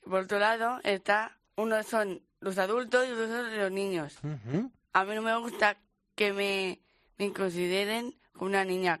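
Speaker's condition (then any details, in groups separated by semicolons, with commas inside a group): Down syndrome; congenital, extra chromosome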